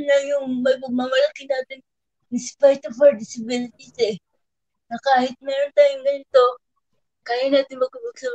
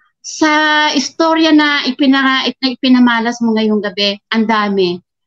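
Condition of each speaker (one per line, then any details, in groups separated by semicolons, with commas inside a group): Cerebral palsy; present from birth, cannot walk; difficulty controlling facial expression and speech, speech therapy helped
No condition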